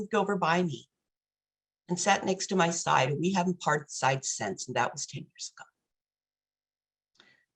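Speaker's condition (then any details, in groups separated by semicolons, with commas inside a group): No condition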